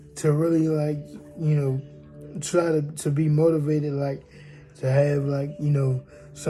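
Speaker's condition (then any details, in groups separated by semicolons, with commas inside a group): Cerebral palsy; from birth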